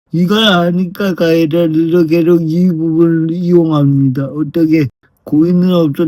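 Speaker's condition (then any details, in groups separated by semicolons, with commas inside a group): Brain lesion disability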